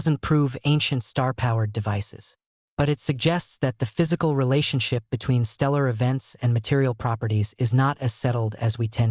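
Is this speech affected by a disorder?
No.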